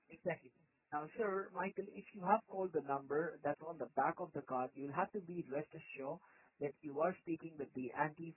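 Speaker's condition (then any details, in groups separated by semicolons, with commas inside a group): No condition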